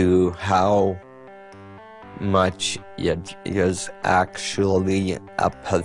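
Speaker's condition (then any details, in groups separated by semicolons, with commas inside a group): Multiple sclerosis; after smoking marijuana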